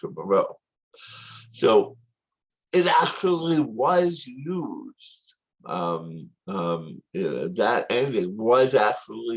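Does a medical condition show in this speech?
Yes: tongue cancer surgery.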